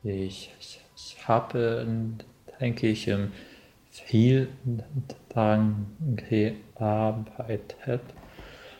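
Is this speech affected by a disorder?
Yes: stuttering; stuttering since primary school, grandfather stutters, mother stutters very slightly; ongoing at 27, has worked much on stuttering, severity varies day to day; blocks from slight to very strong, strong blocks cramp whole upper body, repetitions, fillers, singing freer; here repeated words, prolonged sounds, blocks.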